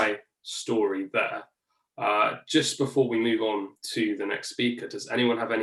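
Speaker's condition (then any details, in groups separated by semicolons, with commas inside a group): No condition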